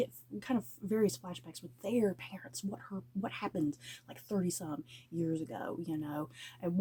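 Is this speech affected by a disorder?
No.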